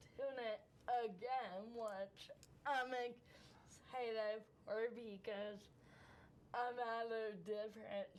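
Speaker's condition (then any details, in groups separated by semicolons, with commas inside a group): Cerebral palsy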